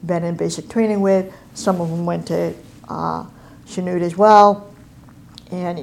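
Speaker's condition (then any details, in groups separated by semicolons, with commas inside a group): Cleft palate and cleft lip; congenital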